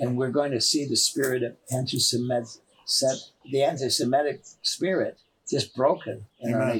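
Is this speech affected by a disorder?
No.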